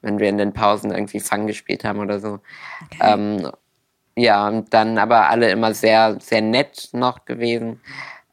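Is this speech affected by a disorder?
Yes: Duchenne muscular dystrophy; inherited, progressive muscle wasting, known since primary school, wheelchair user from the start.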